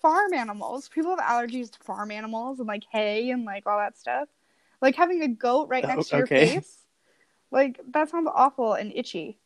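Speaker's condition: No condition

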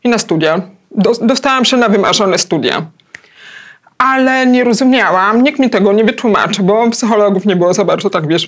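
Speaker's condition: Hard of hearing, cochlear implant

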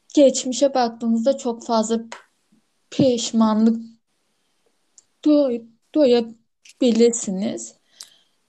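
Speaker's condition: Stuttering; stuttering since before choosing a career; stutters a lot at present; frequent sound and part-word repetitions, repeated initial syllables, filler sounds; repeated sounds, prolonged sounds

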